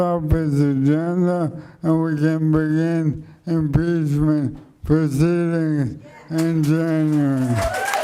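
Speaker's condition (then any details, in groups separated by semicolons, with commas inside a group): ALS; speech slowed and softened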